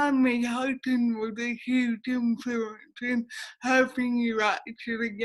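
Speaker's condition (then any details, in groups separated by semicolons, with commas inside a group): Cerebral palsy; affects speech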